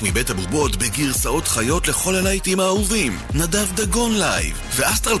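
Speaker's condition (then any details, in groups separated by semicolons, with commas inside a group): No condition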